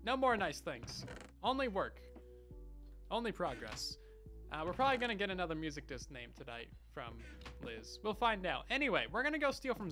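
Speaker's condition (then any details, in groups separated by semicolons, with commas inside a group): No condition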